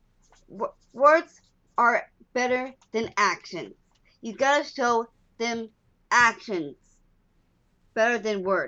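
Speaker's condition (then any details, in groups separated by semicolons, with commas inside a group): Down syndrome; lifelong, walked later than other children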